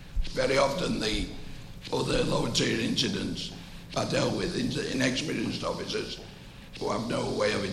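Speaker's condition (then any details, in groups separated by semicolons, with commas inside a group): Voice prosthesis; speaks with voice prosthesis, asks listeners to accommodate voice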